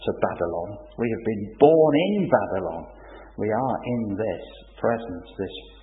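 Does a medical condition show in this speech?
No.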